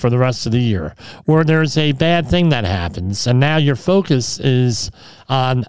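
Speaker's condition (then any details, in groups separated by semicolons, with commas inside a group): Cleft lip and palate; present since childhood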